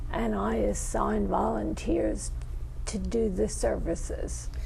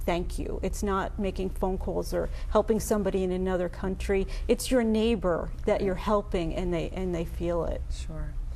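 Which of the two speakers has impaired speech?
The first: multiple sclerosis; very limited mobility.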